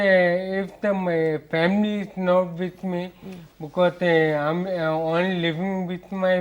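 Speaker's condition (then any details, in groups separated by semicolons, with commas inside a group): Ataxia; speech difficulty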